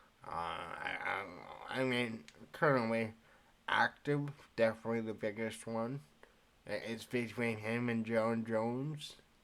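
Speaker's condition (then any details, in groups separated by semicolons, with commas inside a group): Cerebral palsy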